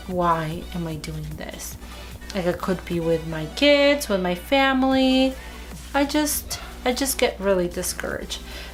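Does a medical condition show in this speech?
No.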